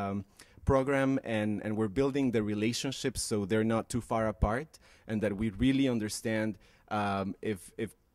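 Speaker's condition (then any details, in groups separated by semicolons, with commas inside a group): No condition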